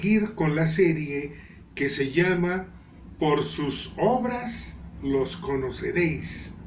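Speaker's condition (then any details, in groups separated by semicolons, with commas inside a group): No condition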